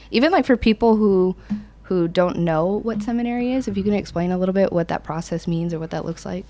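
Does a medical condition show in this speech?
No.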